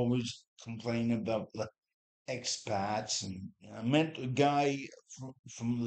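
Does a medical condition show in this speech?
Yes: cerebral palsy.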